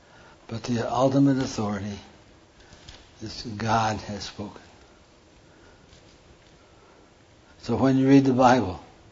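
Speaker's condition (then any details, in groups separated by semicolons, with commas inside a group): Parkinson's; diagnosed 14 years ago by neurologist in Lincoln, Nebraska, tremor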